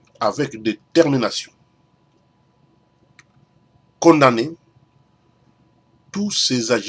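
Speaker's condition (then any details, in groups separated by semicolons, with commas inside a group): No condition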